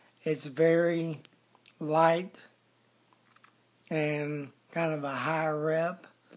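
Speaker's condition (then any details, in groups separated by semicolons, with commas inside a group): ALS; onset right hand and wrist weakness; onset about one year ago, 30 percent strength, still walks; speech slurred, significantly changed, daily breathing exercises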